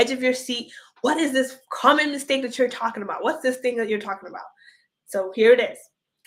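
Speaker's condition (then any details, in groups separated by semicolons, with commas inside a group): No condition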